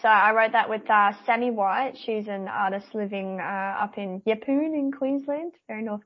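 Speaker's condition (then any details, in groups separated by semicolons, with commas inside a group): Cleft palate; congenital cleft palate, no palate roof at birth, repair surgeries at 18 months, palate later stretched; after slight palate revision surgery, closure restored, ongoing monitoring, further surgery not soon, protecting voice; palate not closing correctly before revision, now projects with ease, more singing control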